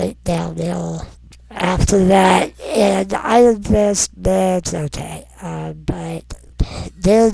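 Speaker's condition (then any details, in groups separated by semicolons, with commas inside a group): Non-progressive muscular dystrophy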